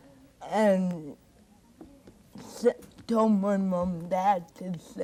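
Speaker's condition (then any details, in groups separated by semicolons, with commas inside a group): Cerebral palsy; speech improved over past year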